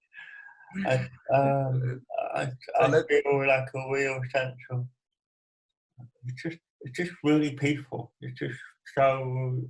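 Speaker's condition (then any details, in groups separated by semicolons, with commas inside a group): Cerebral palsy; from birth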